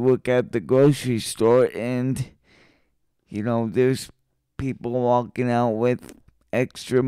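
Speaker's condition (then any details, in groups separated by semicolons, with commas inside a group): Cerebral palsy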